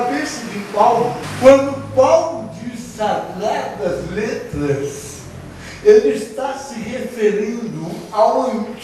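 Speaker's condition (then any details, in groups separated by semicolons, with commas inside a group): Cerebral palsy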